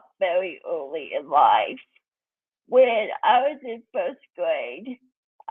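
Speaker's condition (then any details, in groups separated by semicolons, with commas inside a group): Cerebral palsy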